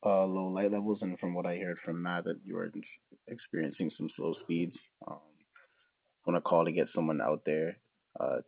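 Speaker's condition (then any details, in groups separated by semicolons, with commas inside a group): No condition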